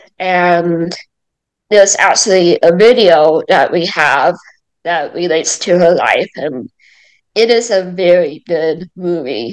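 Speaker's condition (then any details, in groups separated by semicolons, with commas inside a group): Mild cerebral palsy; mild cerebral palsy, left side, throat speech surgery; speech affected, throat surgery improved clarity, fully understandable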